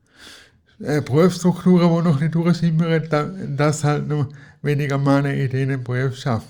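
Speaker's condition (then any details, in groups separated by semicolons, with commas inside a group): Cerebral palsy; wheelchair user, needs daily help, personal assistance via IV assistance contribution for almost 10 years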